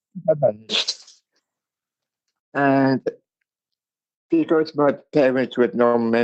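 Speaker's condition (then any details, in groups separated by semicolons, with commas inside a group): Cerebral palsy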